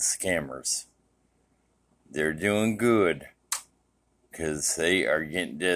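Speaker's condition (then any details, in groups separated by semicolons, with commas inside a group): Traumatic brain injury; sounds drunk when speaking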